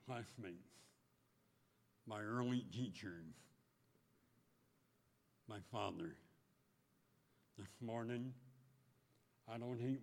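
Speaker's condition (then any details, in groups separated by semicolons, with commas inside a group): Speech impediment; 6 years of therapy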